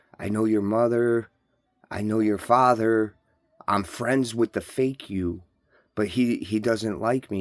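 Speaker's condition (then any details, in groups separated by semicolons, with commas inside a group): No condition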